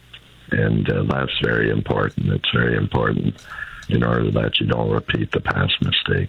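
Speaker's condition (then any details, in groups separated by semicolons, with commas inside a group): Throat cancer; throat cancer as fifth bout of cancer; recovered, ongoing throat trouble, trouble with taste, low energy; voice affected by throat cancer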